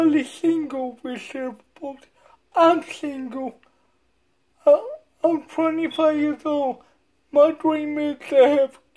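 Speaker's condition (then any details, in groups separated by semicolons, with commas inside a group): Cerebral palsy; from birth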